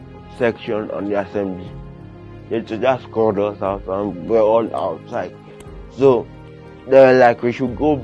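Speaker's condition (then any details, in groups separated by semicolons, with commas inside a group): Cerebral palsy; limits movement and coordination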